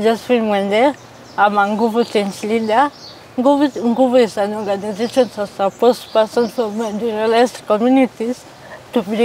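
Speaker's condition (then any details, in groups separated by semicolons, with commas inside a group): Cerebral palsy; from birth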